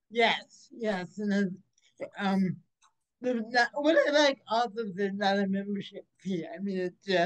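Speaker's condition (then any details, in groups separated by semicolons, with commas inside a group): Cerebral palsy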